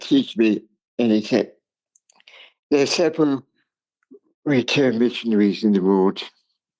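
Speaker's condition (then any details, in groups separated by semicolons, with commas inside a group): Cerebral palsy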